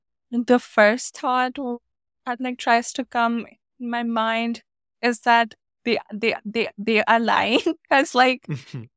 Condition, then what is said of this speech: Stuttering. But like on a few days, I'm like just having a bad day and I can't say the first two sentences either.